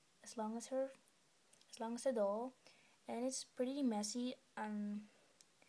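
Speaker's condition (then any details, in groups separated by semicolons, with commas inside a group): No condition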